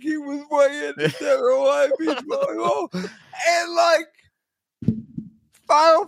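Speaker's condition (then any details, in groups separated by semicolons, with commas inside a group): Cerebral palsy; voice always shot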